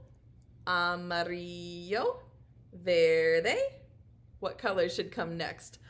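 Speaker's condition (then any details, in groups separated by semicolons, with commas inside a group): No condition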